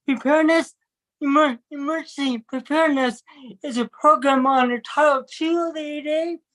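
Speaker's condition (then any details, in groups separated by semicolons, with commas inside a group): Cerebral palsy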